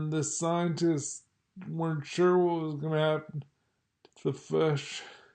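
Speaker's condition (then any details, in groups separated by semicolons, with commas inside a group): Multiple sclerosis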